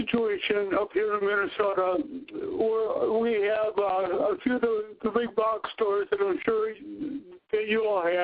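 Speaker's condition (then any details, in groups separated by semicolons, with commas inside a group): Cerebral palsy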